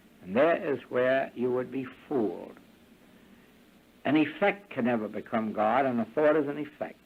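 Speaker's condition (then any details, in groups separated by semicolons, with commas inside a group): No condition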